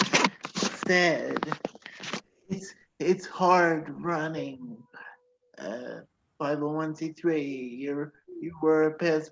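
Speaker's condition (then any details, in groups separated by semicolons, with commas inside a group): Cerebral palsy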